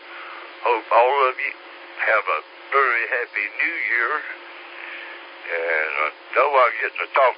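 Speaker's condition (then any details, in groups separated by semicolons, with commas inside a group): Slurred speech; stroke 3 years ago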